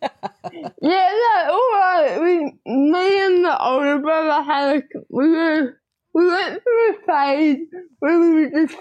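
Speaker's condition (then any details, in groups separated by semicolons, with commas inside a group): Cerebral palsy, spastic diplegia; early intervention therapy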